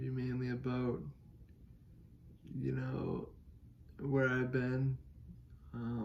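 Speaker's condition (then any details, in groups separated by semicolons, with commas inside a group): Cerebral palsy; able to speak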